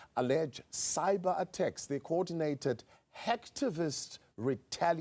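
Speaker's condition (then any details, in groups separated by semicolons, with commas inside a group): No condition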